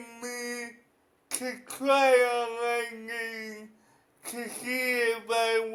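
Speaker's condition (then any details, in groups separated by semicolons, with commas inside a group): Cerebral palsy; affects whole body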